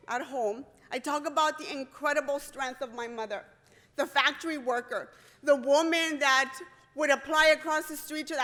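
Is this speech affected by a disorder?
No.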